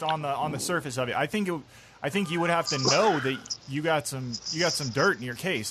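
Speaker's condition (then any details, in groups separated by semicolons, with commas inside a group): No condition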